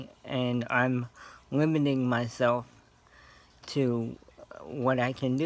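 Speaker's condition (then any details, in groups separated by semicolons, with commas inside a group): Cerebral palsy; scoliosis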